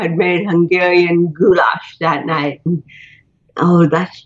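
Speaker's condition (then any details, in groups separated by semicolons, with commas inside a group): Cerebral palsy; titanium neck limiting looking up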